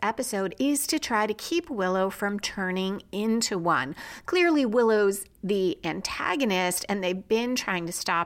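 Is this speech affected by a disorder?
No.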